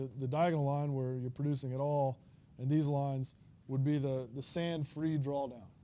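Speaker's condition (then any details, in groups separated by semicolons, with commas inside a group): No condition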